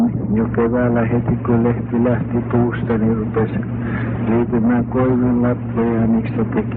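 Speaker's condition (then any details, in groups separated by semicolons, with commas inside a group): No condition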